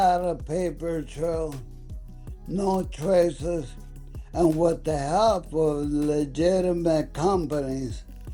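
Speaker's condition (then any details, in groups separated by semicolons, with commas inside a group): ALS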